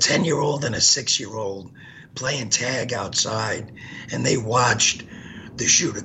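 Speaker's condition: Gunshot injury to voice box; shot 15 times, face bullet ripped esophagus, hit spine, lodged 3 mm by carotid

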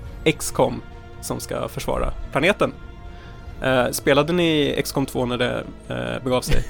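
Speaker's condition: No condition

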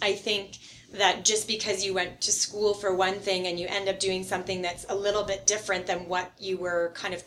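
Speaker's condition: No condition

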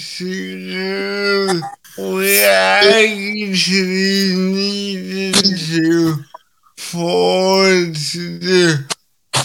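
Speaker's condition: Cerebral palsy; linked to preeclampsia at birth

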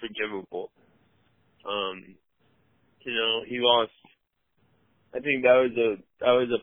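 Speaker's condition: Cerebral palsy, mild; had speech therapy

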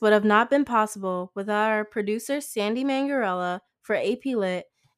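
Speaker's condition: No condition

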